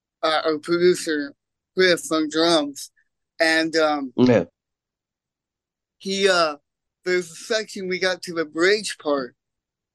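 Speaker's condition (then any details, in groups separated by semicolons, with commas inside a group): Cerebral palsy; congenital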